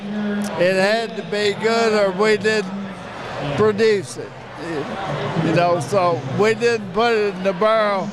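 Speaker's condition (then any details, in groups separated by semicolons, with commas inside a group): ALS; ALS (Lou Gehrig's disease), diagnosed earlier this year; very minor stages per doctor, still able to get around and do usual things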